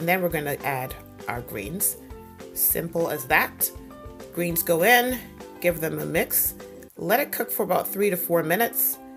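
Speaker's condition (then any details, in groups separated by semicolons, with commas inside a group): No condition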